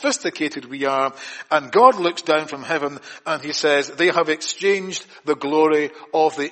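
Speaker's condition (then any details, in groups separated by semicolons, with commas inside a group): No condition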